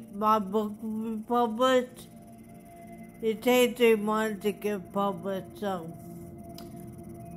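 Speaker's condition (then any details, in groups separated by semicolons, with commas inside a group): Traumatic brain injury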